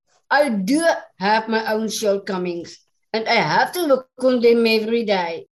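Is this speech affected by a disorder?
Yes: Down syndrome; extra chromosome 21, congenital, present since birth, a little slower than others; age 40; English is second language.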